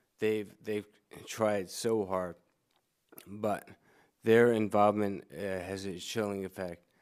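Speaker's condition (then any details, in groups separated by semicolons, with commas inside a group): ALS; terminal; diaphragm weakening, voice may be hard to hear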